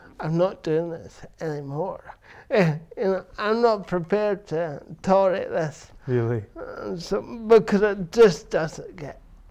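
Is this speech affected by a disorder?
Yes: cerebral palsy; present from birth.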